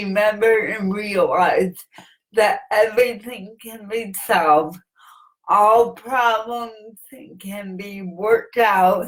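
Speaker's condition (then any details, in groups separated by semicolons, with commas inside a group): Cerebral palsy; noticeably affected speech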